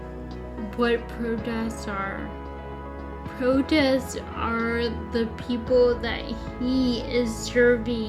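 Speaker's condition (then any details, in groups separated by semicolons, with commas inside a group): Friedreich's ataxia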